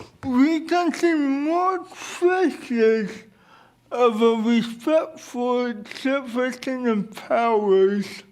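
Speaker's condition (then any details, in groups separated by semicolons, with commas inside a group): Cerebral palsy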